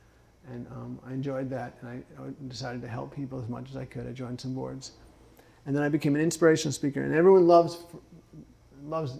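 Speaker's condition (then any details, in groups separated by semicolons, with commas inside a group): Parkinson's; speech therapy judged unnecessary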